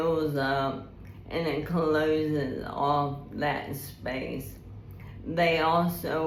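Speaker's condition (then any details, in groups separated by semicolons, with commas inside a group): ALS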